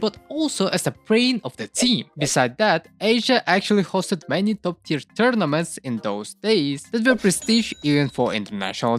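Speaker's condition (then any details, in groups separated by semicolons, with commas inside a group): No condition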